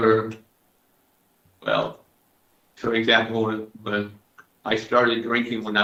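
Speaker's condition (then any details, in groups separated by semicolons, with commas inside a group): Parkinson's disease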